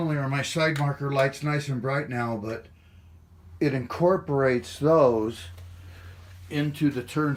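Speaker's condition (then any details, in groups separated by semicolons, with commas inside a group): No condition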